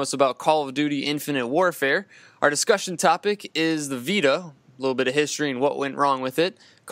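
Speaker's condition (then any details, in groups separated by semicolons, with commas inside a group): No condition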